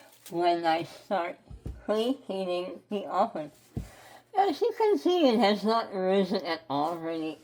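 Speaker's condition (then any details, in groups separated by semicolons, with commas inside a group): Head and neck cancer; tracheostomy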